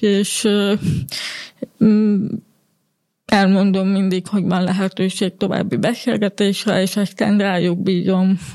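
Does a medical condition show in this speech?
Yes: hearing loss; relies on lipreading; uses live speech-to-text captioning, oral interpreting, colleague re-articulates in groups; communicates in spoken language.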